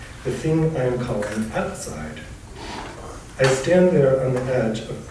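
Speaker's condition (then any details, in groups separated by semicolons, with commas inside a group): No condition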